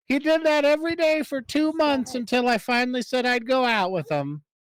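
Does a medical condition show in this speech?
No.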